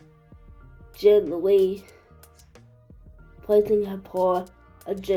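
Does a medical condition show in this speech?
Yes: cerebral palsy.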